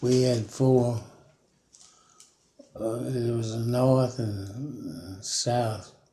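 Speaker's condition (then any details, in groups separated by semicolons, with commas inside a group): Parkinson's; about 5 years since onset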